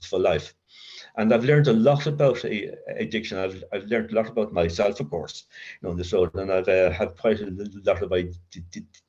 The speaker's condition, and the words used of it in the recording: Stuttering. But one of the consequences of that is that my voice never feels like it's my voice.